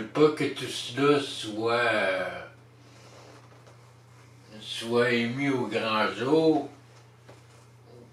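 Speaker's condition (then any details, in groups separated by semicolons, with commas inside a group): Traumatic brain injury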